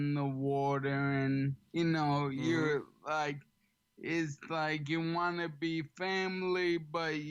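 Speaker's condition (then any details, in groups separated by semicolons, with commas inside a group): ALS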